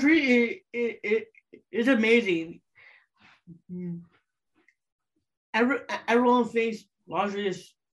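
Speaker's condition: Down syndrome; adult of 25

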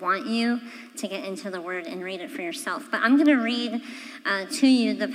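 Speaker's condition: Cleft palate; congenital

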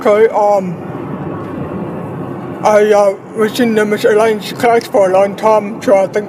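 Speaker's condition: Deafblindness; retinoblastoma from birth, eyes removed, prosthetic eyes, worsening hearing loss from age one, cause unknown; no early speech, speech pathologist Vicky, felt lips and throat, speaking at seven, initially unclear

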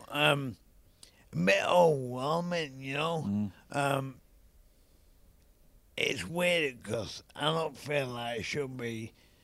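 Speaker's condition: ALS (motor neurone disease); on medication

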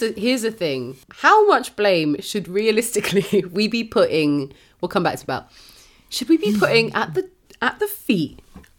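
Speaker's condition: No condition

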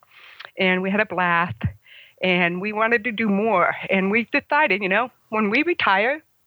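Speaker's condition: Congenital hearing loss, congenital, about 75% hearing loss

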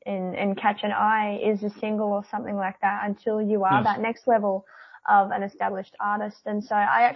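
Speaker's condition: Cleft palate; protecting voice

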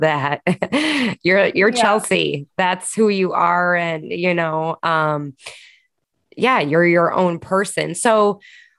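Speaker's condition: No condition

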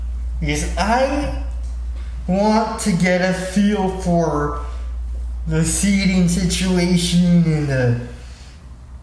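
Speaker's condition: Cerebral palsy; college student, uses campus disability accommodations

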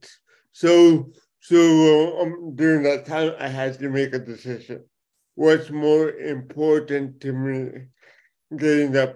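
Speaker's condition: Cerebral palsy; affects speech

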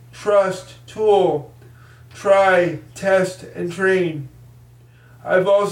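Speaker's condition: Cerebral palsy; train

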